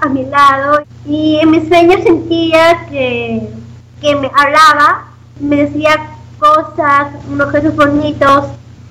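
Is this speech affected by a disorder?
Yes: Down syndrome; recites own poems, answers interview questions in full sentences; self-described good language.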